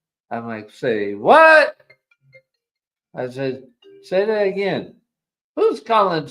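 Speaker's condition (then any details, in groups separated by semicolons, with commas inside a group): ALS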